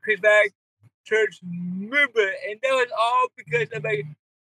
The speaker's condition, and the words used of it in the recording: Cerebral palsy. Well, I want to take the listeners on a journey of your life, because you are, I mean, your mind thinks a lot faster than you can talk.